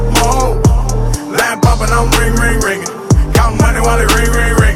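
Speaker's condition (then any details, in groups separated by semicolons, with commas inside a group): No condition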